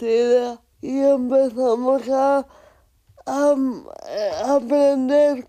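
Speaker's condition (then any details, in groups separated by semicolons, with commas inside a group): Cerebral palsy; Fundación Aspace Zaragoza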